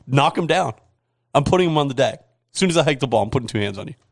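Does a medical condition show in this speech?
No.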